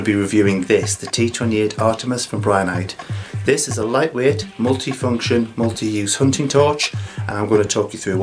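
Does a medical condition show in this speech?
No.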